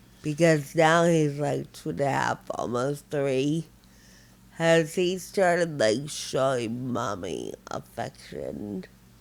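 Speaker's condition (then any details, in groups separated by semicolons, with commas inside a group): Friedreich ataxia, severe; progressive neuromuscular disease; advanced, abilities lost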